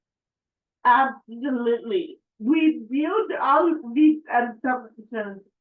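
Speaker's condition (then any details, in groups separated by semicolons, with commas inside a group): Cerebral palsy; affects speech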